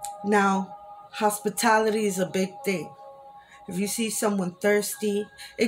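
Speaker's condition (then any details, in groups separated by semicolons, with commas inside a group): No condition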